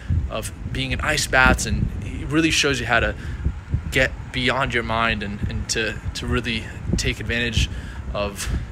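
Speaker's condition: No condition

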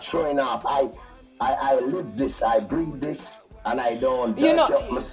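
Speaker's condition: No condition

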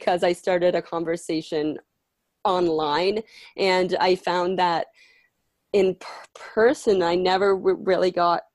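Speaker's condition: Stuttering; stutter since childhood, mild and controllable in childhood, later worsened, individual speech therapy at 16; current speech therapy with male therapist aiming to regain childhood control, breathing and singer/actor techniques; worse with stress, anxiety and adults, less when whispering, angry, alone; repeated sounds, blocks

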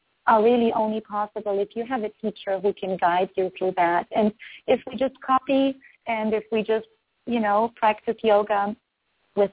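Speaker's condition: No condition

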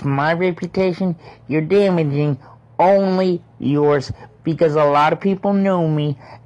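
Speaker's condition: Cerebral palsy; cerebral palsy from birth

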